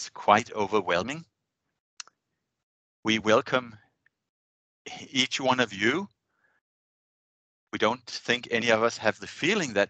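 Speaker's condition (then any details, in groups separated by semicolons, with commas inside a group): No condition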